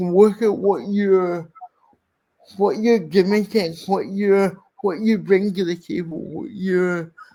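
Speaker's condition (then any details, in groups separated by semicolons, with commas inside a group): Cerebral palsy; speech impairment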